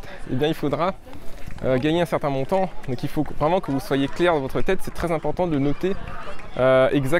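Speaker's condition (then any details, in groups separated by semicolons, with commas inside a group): No condition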